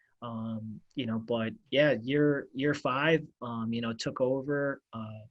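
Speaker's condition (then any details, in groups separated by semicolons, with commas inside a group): No condition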